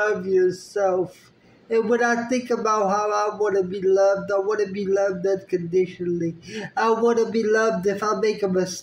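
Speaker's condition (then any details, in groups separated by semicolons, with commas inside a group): Spastic cerebral palsy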